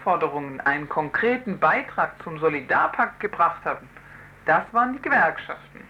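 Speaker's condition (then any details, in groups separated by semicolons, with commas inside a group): No condition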